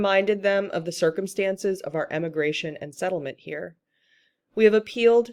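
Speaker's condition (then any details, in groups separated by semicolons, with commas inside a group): No condition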